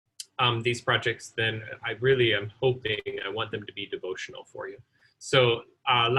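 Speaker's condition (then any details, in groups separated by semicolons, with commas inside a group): No condition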